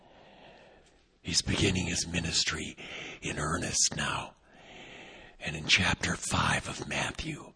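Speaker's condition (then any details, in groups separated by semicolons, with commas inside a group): Vocal cord paralysis, unilateral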